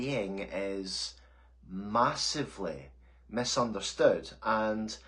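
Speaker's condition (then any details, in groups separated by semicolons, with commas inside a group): No condition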